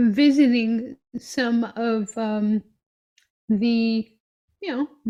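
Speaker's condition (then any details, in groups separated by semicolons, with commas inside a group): Myotonic dystrophy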